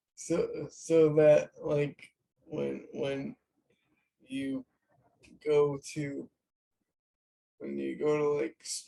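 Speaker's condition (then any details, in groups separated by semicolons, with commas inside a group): Cerebral palsy; caused by brain bleed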